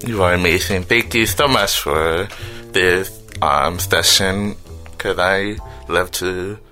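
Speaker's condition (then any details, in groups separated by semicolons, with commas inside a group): Hearing loss with cochlear implant; articulates words very clearly, plans words and grammar, speech therapy from first grade, special therapy post-implant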